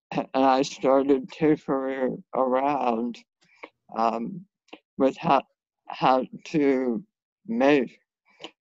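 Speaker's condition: Head and neck cancer surgery; no normal meals since

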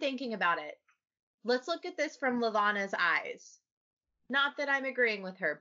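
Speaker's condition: No condition

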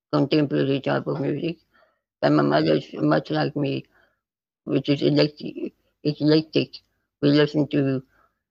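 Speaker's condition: Spinal muscular atrophy type 2; neuromuscular

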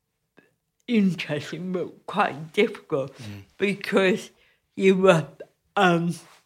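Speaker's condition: Cerebral palsy; must move carefully

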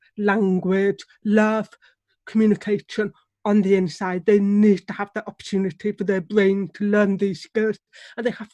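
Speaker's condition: Deafness; relies on lip reading

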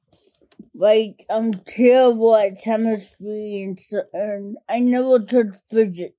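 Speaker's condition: Cerebral palsy; speech primarily affected

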